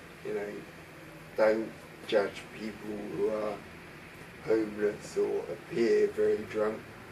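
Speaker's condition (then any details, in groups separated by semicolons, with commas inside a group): Traumatic brain injury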